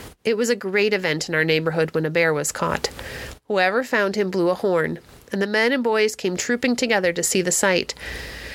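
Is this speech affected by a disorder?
No.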